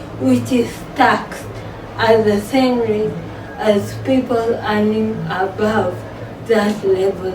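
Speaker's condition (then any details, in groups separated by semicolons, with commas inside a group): Cerebral palsy; from birth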